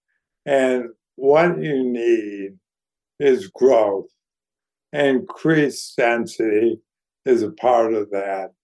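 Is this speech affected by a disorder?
Yes: ALS; declining health.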